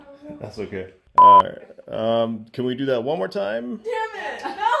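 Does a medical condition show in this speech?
No.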